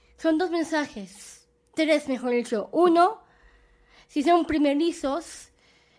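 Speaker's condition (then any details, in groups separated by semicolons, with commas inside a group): Down syndrome; present from birth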